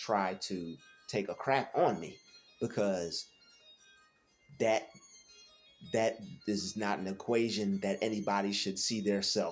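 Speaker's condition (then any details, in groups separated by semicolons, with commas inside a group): No condition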